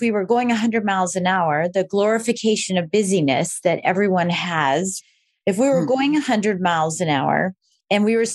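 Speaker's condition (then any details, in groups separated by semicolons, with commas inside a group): No condition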